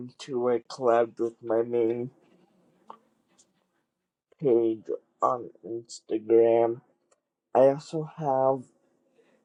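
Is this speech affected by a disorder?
Yes: cerebral palsy; wheelchair user.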